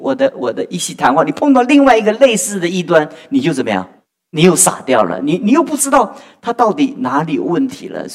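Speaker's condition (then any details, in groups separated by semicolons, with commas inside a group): No condition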